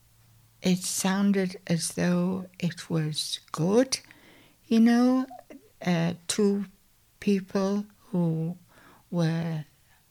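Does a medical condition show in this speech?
Yes: aphasia; aphasia from stroke, many years since onset, much worse at start, 6 months in hospital; still has aphasia, much milder than at onset; mild aphasia now, early after stroke could not speak at all, not even children's names.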